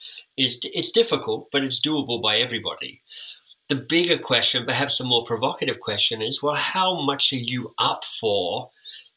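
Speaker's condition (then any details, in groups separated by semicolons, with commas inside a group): Cleft lip and palate; time with an orthodontist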